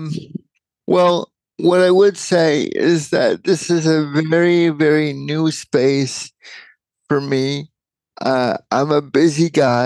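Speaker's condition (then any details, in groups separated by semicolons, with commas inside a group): Cerebral palsy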